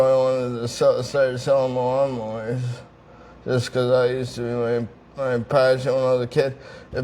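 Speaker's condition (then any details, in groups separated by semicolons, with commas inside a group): Traumatic brain injury; stuttering, unclear speech, pausing and deep breath help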